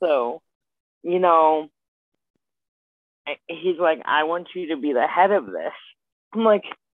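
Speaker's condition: Spastic quadriplegic cerebral palsy; age 27

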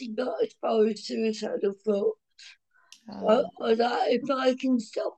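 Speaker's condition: Cerebral palsy, mild

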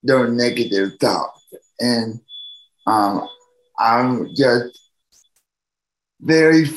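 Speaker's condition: Cerebral palsy; needs help from others

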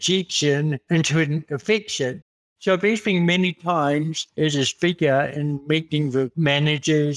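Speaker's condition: Cerebral palsy; speech sounds atypical all the time, talking described as a challenge

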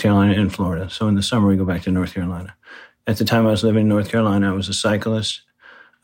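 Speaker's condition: Parkinson's disease; low medication first 3 years

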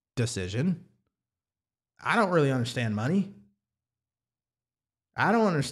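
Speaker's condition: No condition

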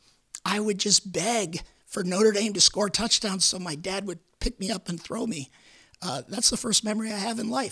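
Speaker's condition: Repeated vocal cord surgery; 19 vocal cord surgeries

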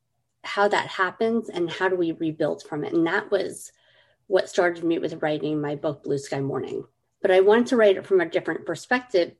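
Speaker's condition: Cleft lip and palate; congenital, 25 surgeries for cleft lip and palate, first at four months old, most in childhood, childhood feeding issues; some speech issues growing up

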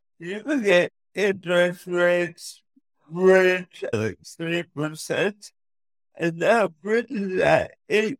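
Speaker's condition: Cerebral palsy; affects speech

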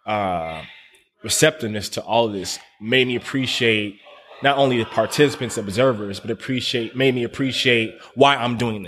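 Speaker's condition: No condition

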